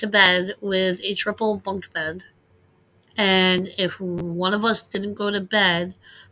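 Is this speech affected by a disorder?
Yes: cleft lip and palate; congenital unilateral cleft lip, palate split down middle, many childhood surgeries, left nostril blocked by cartilage; nasal air restriction, no airflow through left nostril; childhood speech impediment, slow speech development, audible heavy breathing or wheezing heard over words.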